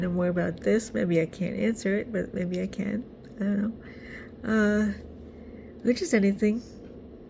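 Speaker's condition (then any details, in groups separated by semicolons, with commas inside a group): Cerebral palsy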